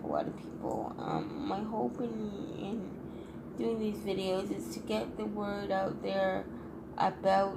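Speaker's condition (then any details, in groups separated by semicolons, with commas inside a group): Cerebral palsy, triplegia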